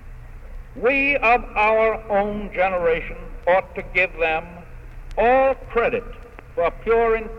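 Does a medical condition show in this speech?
No.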